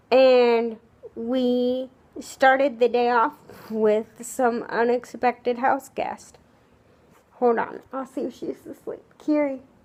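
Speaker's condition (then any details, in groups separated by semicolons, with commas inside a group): Cerebral palsy, spastic, severe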